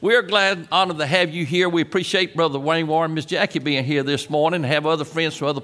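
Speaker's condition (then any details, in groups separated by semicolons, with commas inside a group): No condition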